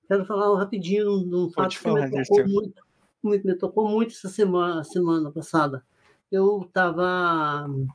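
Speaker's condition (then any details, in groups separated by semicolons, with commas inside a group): Parkinson's disease; laughter yoga (Yoga do Riso) loosened facial rigidity and body, freer facial expression and movement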